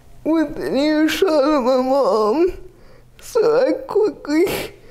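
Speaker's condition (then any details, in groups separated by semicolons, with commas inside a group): Cerebral palsy, athetoid quadriplegia, severe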